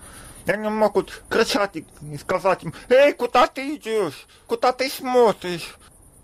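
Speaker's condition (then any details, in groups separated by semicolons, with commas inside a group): Deafness; congenital deafness, since birth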